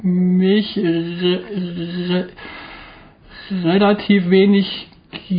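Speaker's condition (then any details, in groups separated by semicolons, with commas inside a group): Stuttering; severe stuttering, difficult since school years, persisting into working life; strong stuttering symptoms; constantly affected, including when ordering, paying in shops and at work; prolonged sounds, blocks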